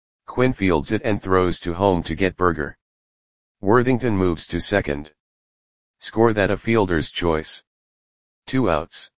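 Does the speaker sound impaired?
No.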